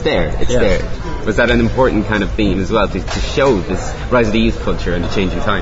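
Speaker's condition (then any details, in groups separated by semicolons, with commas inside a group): No condition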